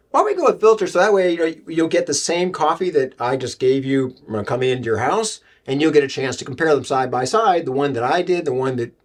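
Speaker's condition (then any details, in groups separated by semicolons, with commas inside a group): No condition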